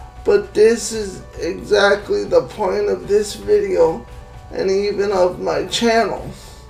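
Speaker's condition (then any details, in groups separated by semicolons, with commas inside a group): Cerebral palsy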